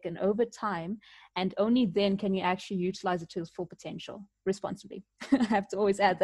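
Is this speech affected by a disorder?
No.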